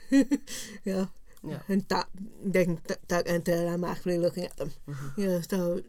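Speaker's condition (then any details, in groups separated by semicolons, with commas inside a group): Profound deafness; wears hearing aid which helps, relies on lip-reading to understand, sits in front row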